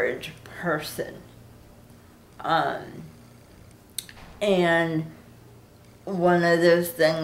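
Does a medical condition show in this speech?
Yes: cerebral palsy.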